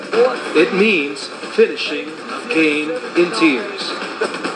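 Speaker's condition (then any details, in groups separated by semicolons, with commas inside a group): No condition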